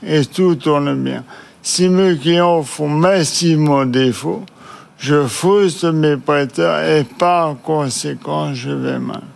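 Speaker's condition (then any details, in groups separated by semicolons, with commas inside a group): ALS (Charcot's disease); diagnosed about 2 years ago, first symptoms mistaken for tendinitis, many tests initially normal; brain left intact by the disease; difficult voice, hard to hear, viewers may need to raise TV volume or switch channel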